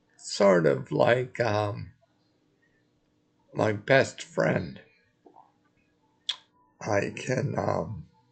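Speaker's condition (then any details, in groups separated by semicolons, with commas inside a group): Multiple sclerosis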